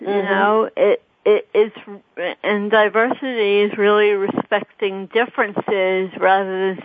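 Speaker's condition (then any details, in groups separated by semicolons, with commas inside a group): Cerebral palsy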